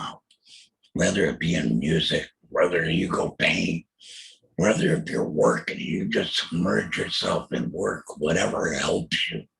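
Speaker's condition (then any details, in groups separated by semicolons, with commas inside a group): Total laryngectomy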